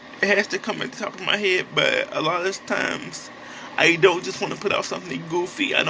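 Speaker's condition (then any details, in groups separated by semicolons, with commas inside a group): Cerebral palsy; affected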